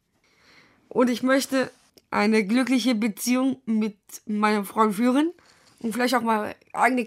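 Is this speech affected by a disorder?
Yes: Down syndrome; present from birth, wears pacemaker, limits sport and rides; adult, age 20, cannot understand all difficult-language texts, needs easy-language translator; cannot speak freely very well, read prepared question aloud at wahlkampfarena.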